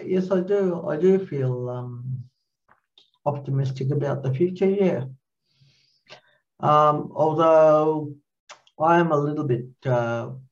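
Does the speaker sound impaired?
Yes: cerebral palsy; mild, born 12 weeks premature, maternal blood poisoning, fine motor hands, mild cognitive issues.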